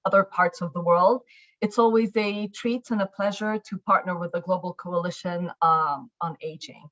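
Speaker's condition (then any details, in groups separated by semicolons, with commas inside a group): No condition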